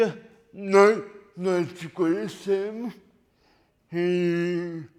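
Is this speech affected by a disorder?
Yes: cerebral palsy.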